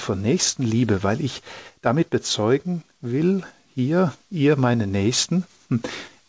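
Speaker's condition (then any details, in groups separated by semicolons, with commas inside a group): No condition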